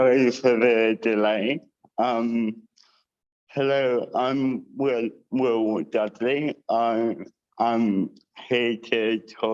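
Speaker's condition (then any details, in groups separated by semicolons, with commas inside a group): Cerebral palsy with dysarthria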